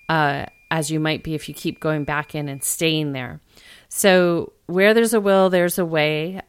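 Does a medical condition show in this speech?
No.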